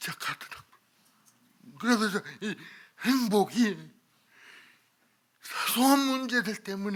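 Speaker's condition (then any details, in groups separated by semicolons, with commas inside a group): Cerebral palsy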